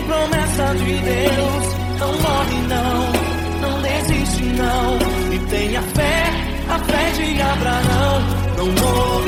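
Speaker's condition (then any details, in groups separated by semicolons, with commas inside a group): No condition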